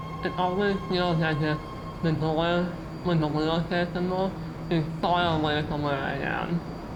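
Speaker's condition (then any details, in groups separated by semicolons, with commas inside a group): Muscular dystrophy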